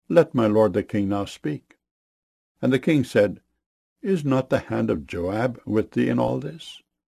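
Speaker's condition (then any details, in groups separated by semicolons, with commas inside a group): No condition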